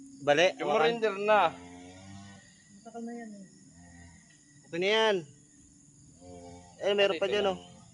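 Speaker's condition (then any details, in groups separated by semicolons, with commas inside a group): No condition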